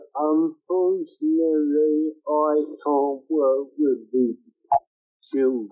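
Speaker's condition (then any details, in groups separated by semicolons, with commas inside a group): Cerebral palsy; from birth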